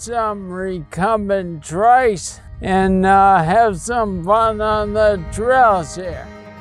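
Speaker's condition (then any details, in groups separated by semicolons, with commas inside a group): Primary lateral sclerosis; affects balance and movement; about 5 years since onset, trouble walking, recumbent trike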